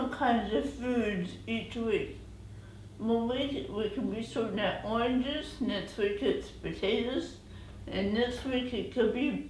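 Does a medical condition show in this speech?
Yes: cerebral palsy; present from birth; walks with walker, walking declined, spinal stenosis.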